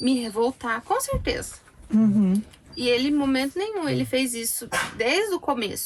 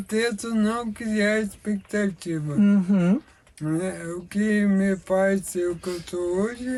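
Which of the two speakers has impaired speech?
The second: amyotrophic lateral sclerosis; motor neuron disease, onset in shoulder and arm, arm fasciculations, arm weakness.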